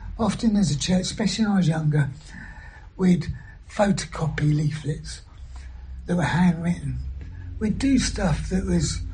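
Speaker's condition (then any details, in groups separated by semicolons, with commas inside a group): Throat cancer surgery, vocal injections; deaf one ear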